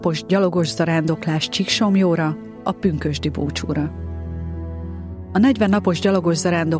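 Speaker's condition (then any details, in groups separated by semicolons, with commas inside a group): No condition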